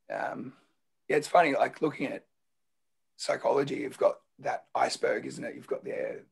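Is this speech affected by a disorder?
Yes: laryngeal cancer; laryngeal tumour removed by surgery then regrew, voice box kept, voice box removal if it recurs; told in remission two weeks ago after radiotherapy to larynx, monthly checkups, age 28; raspy voice led to diagnosis, voice still wrecked for a while, swallowing painful during radiotherapy.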